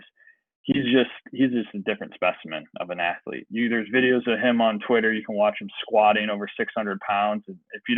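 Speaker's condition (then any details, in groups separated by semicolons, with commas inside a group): No condition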